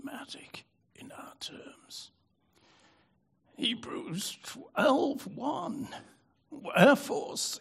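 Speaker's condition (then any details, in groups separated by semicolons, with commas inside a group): Spasmodic dystonia; brain disorder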